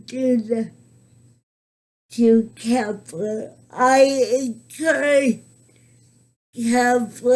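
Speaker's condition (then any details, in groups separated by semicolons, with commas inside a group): Cerebral palsy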